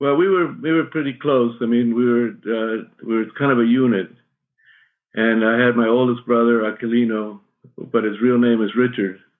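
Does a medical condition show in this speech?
Yes: Parkinson's; voice shakier than usual at recording.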